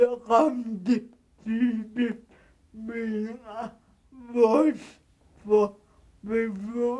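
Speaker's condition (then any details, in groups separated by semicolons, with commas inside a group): Cerebral palsy; severe, cannot walk, feed or dress self; limited speech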